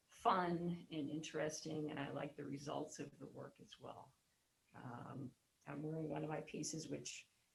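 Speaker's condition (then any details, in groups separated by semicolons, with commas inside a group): No condition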